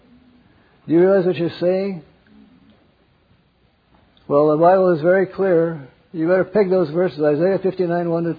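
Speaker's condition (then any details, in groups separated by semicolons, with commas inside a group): Parkinson's; wakes up around 3 am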